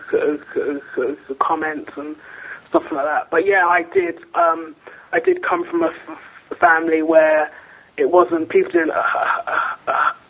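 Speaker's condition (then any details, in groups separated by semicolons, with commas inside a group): Stuttering; onset age four or five per sister, both parents and brother stuttered, long covert, tried neuro-linguistic programming; openly stuttering nearly a year and a half, since a stutter talk YouTube video; stutter impossible to hide, once stuttered badly and uncontrolled with dry mouth; repeated sounds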